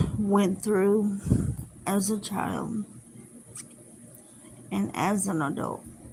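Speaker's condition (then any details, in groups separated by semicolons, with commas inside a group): Cerebral palsy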